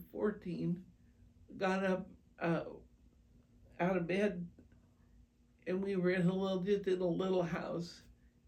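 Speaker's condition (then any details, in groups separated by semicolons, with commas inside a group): Primary progressive multiple sclerosis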